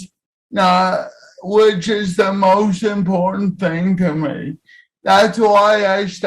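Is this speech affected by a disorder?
Yes: cerebral palsy.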